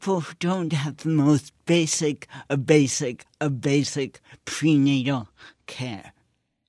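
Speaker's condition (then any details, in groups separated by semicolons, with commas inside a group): Cerebral palsy; present from birth, brain cells died at birth, hand tremor, intense muscles, balance and coordination affected; slurred speech, slurring tongue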